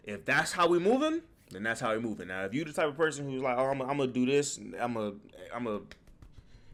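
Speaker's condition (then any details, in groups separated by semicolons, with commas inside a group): No condition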